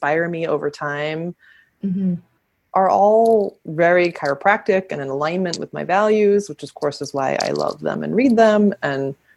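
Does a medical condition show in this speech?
No.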